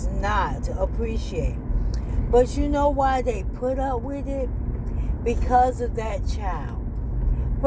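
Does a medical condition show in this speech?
Yes: ALS.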